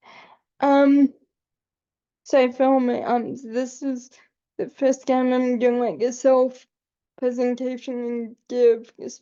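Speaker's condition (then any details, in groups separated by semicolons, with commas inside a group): Cerebral palsy; able to articulate and speak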